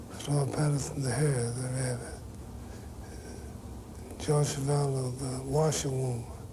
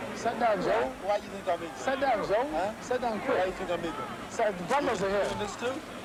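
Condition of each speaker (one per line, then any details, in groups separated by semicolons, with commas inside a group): Parkinson's syndrome; no weakness, no tremor, mild; sometimes slurred speech
No condition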